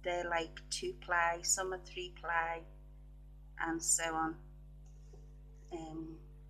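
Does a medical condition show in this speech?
No.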